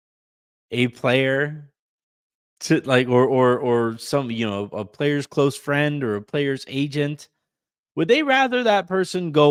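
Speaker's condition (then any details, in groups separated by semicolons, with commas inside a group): No condition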